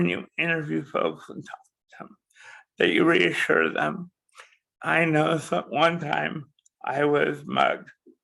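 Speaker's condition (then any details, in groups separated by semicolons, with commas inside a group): Cerebral palsy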